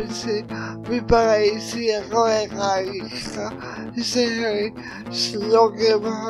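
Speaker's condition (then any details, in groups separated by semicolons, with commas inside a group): Cerebral palsy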